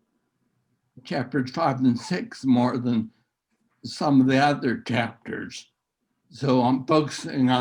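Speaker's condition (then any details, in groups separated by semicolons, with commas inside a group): Neurological disease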